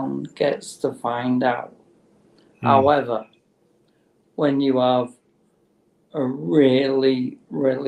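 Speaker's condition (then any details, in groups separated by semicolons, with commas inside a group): Motor neurone disease; terminal, no cure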